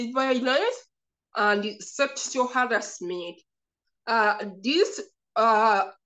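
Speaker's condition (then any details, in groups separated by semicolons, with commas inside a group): Cerebral palsy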